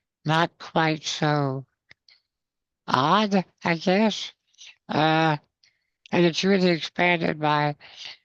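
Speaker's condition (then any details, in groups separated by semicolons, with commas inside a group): Spinal muscular atrophy; congenital, progressive weakness, never walked, wheelchair; slowly progressive, about sixty years, some strength lost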